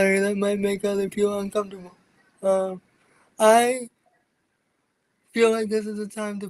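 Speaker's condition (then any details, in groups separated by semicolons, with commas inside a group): Cerebral palsy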